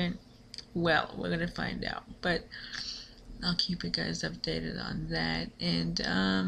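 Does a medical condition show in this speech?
Yes: cerebral palsy.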